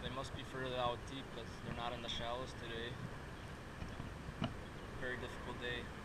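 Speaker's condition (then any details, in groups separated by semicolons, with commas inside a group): No condition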